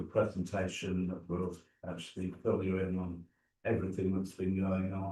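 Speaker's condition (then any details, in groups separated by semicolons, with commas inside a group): No condition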